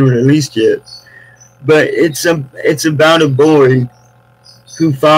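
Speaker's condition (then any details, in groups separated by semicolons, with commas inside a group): Cerebral palsy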